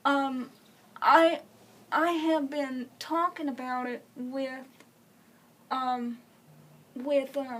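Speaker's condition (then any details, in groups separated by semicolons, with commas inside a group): Cerebral palsy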